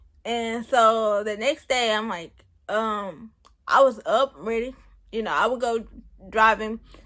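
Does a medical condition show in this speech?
Yes: cerebral palsy; present since birth.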